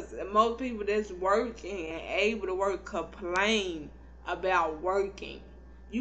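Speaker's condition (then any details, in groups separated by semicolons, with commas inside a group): Cerebral palsy; not paralyzed, can stand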